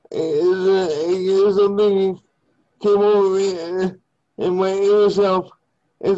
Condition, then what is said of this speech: Cerebral palsy. But with you, it's the same thing. You're speaking very, very nice, very well, and to me, it's great.